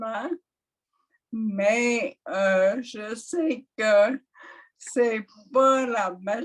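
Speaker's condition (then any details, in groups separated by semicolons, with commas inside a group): Mild dysarthria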